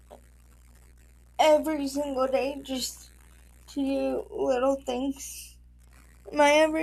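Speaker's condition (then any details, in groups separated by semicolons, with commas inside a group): Cerebral palsy, spastic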